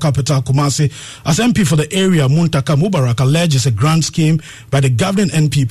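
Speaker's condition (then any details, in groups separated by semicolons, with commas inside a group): No condition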